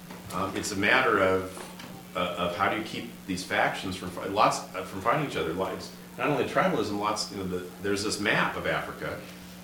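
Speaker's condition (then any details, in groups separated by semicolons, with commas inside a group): No condition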